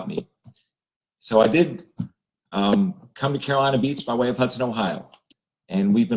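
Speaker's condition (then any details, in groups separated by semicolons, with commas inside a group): No condition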